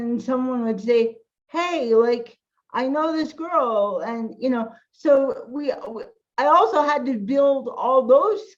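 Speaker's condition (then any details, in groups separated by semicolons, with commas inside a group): Cerebral palsy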